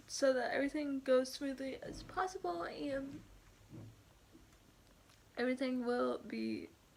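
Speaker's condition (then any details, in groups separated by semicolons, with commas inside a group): Cerebral palsy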